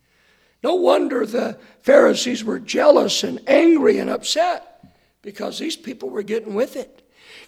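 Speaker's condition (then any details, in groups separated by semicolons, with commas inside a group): Hoarseness after vocal cord surgery; hard to hear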